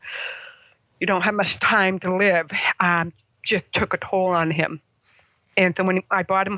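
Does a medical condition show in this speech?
Yes: congenital hearing loss, congenital, about 75% hearing loss; cannot hear motorcycle engine or tires, relies on other cues to shift gear.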